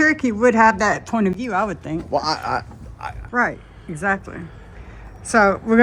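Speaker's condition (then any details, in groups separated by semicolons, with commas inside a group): No condition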